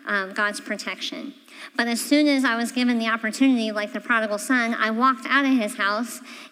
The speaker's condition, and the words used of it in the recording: Cleft palate. So when you're born with a cleft palate, it's where you don't have a section of the roof of your mouth. That's why I sound the way I do.